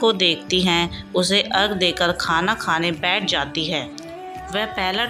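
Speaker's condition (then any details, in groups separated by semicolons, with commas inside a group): No condition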